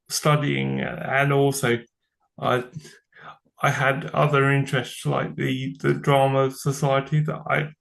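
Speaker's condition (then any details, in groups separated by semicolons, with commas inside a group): Cerebral palsy; from birth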